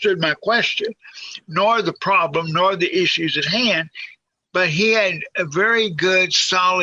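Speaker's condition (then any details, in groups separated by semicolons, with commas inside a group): Cerebral palsy; quadriplegic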